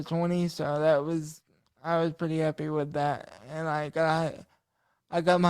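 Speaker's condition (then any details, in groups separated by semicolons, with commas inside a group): Cerebral palsy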